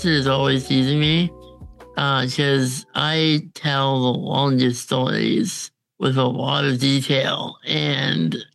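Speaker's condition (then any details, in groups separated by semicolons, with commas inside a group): Congenital muscular dystrophy; diagnosed at 6 months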